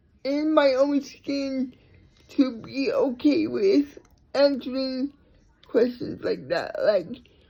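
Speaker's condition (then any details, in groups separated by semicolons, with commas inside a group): Cerebral palsy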